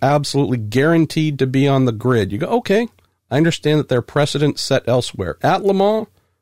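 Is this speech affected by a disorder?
No.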